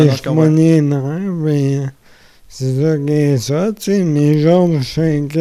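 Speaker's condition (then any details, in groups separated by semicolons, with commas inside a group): Amyotrophic lateral sclerosis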